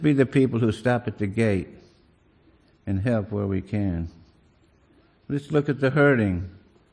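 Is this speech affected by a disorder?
Yes: Parkinson's disease; Parkinson's disease diagnosed 15 years ago.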